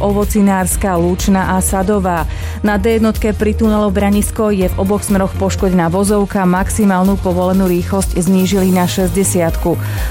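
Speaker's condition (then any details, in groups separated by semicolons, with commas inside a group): No condition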